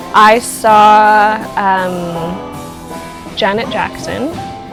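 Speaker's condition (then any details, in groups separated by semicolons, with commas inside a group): No condition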